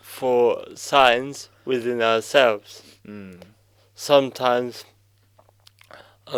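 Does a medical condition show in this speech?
Yes: cerebral palsy.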